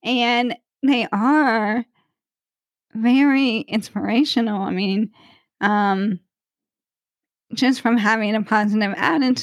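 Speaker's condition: ALS; 16 years since diagnosis

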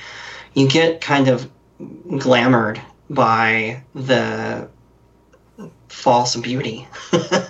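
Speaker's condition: Cleft lip and palate; talks differently

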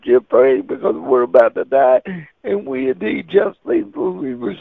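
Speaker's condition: Cerebral palsy; wheelchair user

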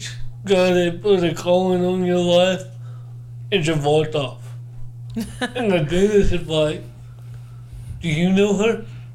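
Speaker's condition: Cerebral palsy; born not breathing

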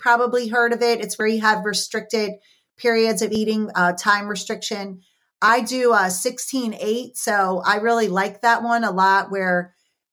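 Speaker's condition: No condition

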